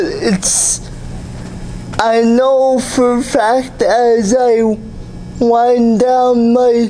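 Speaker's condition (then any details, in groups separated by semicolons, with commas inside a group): Cerebral palsy; able to speak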